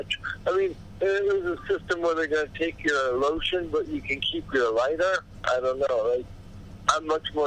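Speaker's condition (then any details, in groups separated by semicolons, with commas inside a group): Cerebral palsy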